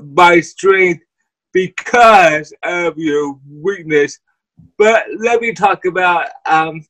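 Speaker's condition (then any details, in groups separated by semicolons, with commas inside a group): Cerebral palsy; voice and way of talking affected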